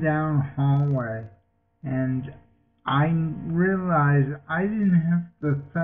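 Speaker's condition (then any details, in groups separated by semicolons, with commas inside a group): Multiple sclerosis; 20 years after diagnosis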